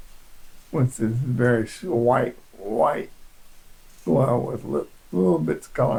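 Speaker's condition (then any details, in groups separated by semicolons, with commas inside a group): Parkinson's disease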